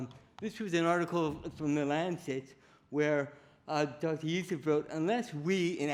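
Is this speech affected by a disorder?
Yes: cerebral palsy.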